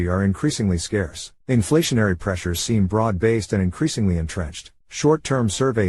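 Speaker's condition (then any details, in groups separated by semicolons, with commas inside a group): No condition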